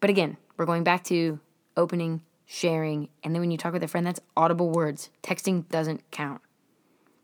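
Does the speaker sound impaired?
No.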